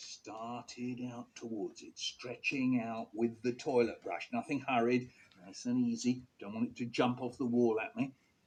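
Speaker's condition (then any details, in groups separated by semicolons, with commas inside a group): No condition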